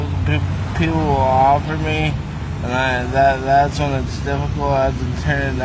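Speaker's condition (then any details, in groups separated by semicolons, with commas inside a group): Traumatic brain injury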